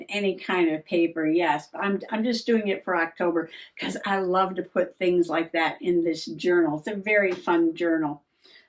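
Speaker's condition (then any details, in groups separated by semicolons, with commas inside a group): No condition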